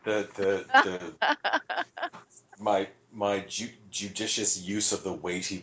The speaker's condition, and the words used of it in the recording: Stuttering. I don't know how much it's going to come across in this, but I just hit a word that I locked on, so it's interesting.